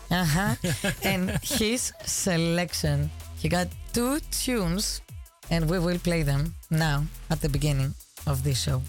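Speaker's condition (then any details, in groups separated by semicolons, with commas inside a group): No condition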